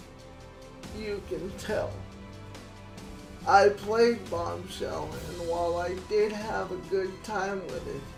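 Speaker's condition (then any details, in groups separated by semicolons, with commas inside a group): Cerebral palsy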